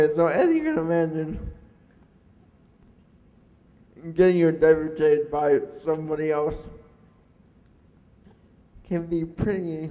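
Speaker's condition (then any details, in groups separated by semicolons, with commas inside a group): Cerebral palsy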